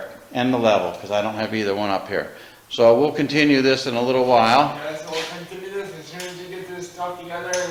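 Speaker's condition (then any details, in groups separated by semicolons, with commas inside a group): No condition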